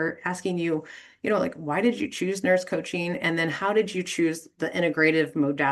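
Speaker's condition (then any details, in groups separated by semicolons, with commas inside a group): No condition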